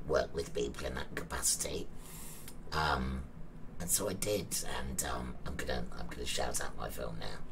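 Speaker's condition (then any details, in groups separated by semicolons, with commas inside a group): Laryngectomy; breathes through neck, presses valve to speak, swallowing trouble, mucus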